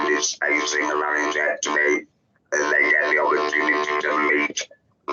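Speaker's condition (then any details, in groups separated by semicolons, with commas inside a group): Laryngectomy; laryngectomy for larynx cancer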